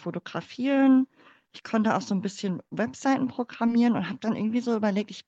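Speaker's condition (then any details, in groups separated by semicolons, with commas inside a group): Cleft palate; congenital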